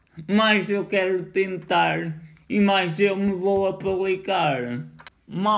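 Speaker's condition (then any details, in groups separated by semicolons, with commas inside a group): Cerebral palsy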